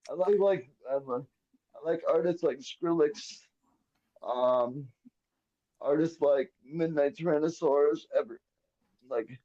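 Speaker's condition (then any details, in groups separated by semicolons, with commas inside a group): Cerebral palsy, quadriplegic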